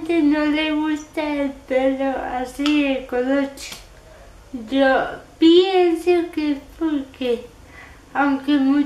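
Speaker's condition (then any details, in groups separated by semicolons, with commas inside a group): Cerebral palsy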